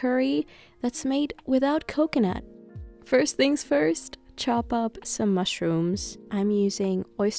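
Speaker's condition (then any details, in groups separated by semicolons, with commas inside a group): No condition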